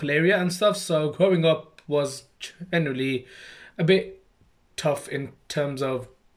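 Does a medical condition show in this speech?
Yes: stammer; stammer since childhood, spoke little when young to hide it; age 26, ongoing stammer; struggles to say own name, slow to get out, less stammering with put-on Birmingham accent or exaggerated speech; here prolonged sounds, blocks.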